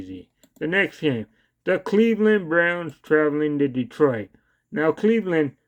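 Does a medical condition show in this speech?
Yes: cerebral palsy.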